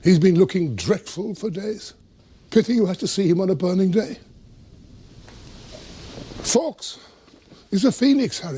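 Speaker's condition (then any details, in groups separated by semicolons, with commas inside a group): No condition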